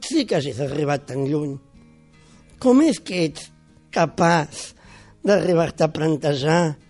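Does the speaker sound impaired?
Yes: Down syndrome; congenital, born with it, extra chromosome, age 45.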